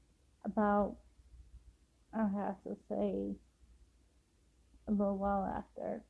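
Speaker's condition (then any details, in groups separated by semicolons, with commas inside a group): Cerebral palsy; affects walking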